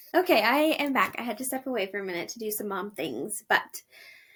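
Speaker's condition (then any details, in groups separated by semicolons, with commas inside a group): No condition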